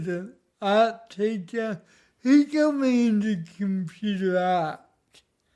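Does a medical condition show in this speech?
Yes: cerebral palsy; speech noticeably affected.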